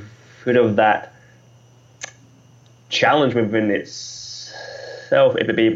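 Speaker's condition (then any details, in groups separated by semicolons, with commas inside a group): Stutter; stutter since school years, dropped out of high school over speech, planned never to speak again; deliberate speaking practice, reading, speaking techniques, articulation work, interviews, speaking gigs, keynotes; stutter overcome to a certain degree, fluency affected by sleep, calmness or anxiety; blocks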